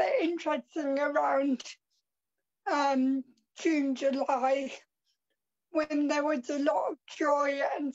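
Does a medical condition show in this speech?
Yes: cerebral palsy.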